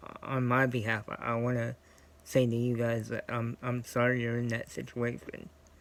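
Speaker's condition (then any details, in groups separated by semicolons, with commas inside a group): Cerebral palsy; scoliosis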